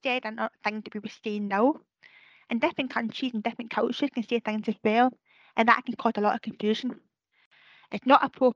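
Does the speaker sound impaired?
Yes: deafness; hearing impairment sometimes affects speech, sometimes talks too fast, unsure how loud or quiet.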